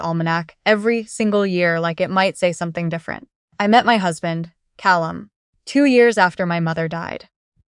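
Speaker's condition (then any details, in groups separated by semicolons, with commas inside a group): No condition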